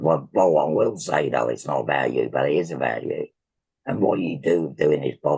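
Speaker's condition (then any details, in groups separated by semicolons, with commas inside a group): Laryngectomy for laryngeal cancer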